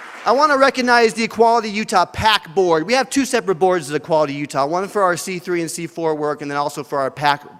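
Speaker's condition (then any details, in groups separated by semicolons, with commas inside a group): No condition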